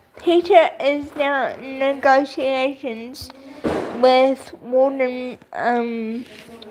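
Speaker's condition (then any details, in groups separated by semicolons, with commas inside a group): Cerebral palsy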